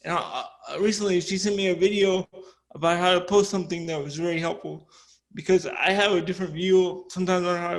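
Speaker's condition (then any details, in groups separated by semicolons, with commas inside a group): Cerebral palsy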